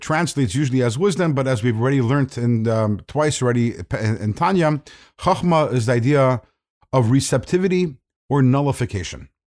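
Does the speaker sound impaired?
No.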